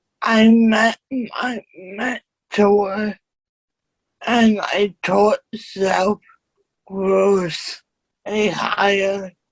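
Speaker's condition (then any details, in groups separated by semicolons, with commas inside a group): Cerebral palsy; slight speech impediment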